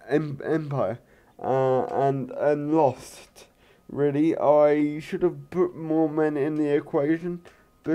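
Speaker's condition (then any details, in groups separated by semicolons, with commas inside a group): Cerebral palsy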